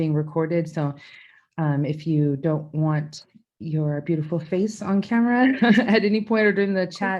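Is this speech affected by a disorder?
No.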